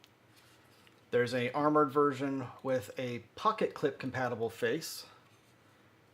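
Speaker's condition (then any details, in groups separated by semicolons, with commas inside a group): No condition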